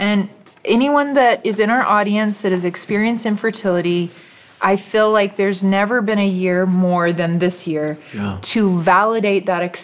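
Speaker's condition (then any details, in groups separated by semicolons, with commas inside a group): No condition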